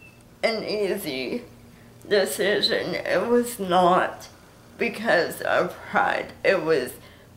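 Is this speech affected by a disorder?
Yes: cerebral palsy.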